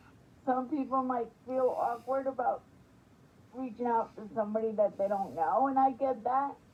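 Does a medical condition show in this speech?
Yes: spastic quadriplegic cerebral palsy.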